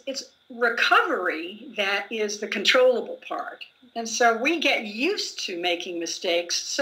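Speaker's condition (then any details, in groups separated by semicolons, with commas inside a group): No condition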